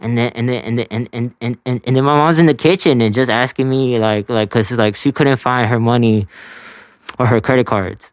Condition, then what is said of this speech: Stuttering. Yeah. You have a stutter. So, but you don't. I mean, like you haven't stuttered once while we recorded. So you like you kind of control that shit now.